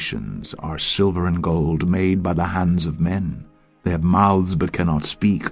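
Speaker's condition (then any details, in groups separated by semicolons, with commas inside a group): No condition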